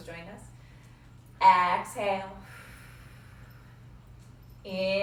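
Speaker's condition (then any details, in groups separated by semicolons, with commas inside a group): No condition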